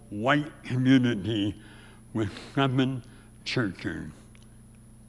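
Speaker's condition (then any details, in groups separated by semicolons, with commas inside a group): Severe speech impediment; about age 84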